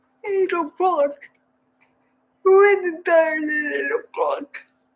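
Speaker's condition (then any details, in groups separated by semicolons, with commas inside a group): Cerebral palsy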